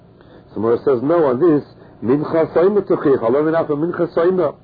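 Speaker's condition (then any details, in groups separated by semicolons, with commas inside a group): No condition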